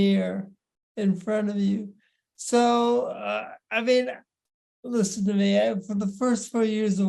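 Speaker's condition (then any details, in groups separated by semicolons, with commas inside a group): Parkinson's disease; balance affected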